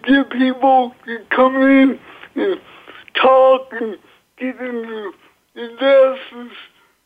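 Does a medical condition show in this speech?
Yes: cerebral palsy.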